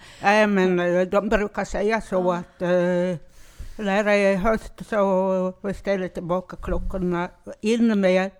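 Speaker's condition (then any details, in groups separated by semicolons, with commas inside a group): Cerebral palsy; from birth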